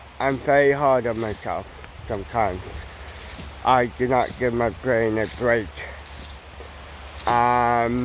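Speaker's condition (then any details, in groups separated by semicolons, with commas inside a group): Cerebral palsy; mild, ataxic type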